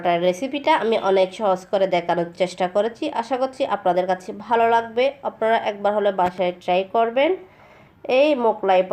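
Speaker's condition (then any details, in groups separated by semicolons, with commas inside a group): No condition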